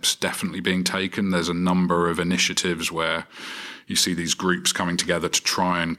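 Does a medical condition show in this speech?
No.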